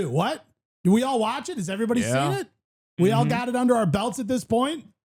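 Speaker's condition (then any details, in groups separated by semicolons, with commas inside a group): No condition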